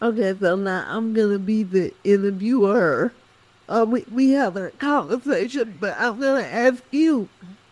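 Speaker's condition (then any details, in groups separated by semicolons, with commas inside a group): Cerebral palsy; speech affected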